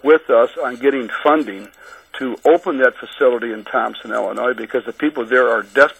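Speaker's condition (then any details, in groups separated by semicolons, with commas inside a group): No condition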